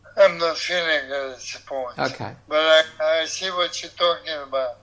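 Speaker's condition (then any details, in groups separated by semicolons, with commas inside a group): ALS, bulbar onset; diagnosed seven months ago; bulbar, mainly mouth and vocal cords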